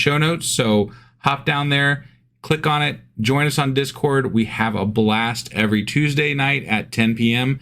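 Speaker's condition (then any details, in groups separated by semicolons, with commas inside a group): No condition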